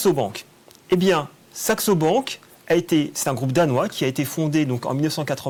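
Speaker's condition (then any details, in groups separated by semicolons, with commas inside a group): No condition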